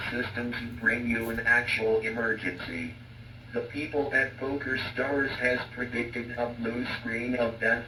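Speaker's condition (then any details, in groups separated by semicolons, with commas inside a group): No condition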